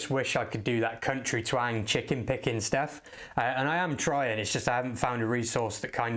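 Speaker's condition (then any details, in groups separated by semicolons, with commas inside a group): No condition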